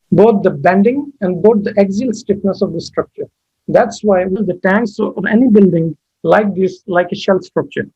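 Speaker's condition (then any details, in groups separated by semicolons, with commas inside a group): No condition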